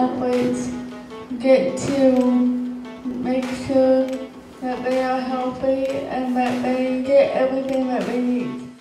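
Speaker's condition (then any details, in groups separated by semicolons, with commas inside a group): Cerebral palsy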